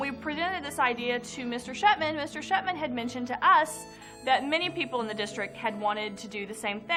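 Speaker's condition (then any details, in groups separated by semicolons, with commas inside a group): No condition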